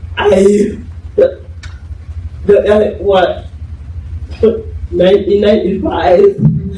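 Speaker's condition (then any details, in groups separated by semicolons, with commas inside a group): Cerebral palsy; voice damaged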